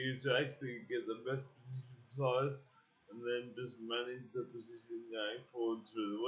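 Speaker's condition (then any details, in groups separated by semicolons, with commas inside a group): Cerebral palsy; uses wheelchair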